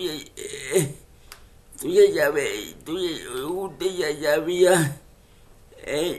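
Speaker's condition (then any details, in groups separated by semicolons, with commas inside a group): Cerebral palsy; uses wheelchair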